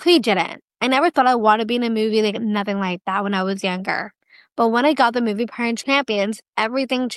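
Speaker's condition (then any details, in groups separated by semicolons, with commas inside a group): Down syndrome; duplicate of the 21st chromosome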